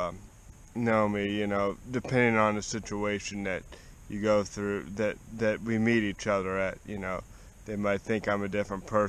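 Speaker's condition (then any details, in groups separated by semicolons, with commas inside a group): Cerebral palsy; spastic, affects walking and legs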